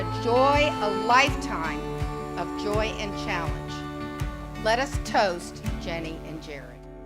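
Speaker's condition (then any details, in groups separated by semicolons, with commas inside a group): No condition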